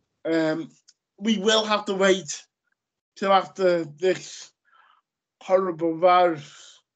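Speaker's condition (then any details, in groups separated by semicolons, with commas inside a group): Cerebral palsy; lifelong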